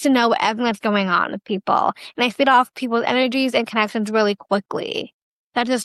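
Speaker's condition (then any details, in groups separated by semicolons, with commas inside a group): Down syndrome; duplicate of the 21st chromosome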